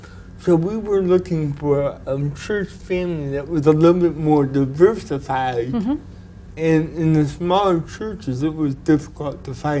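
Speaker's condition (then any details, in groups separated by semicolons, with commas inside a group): Cerebral palsy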